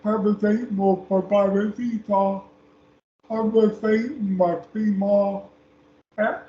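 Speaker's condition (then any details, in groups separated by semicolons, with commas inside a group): Speech impairment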